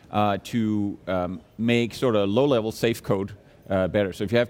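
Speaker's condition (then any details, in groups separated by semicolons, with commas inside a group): No condition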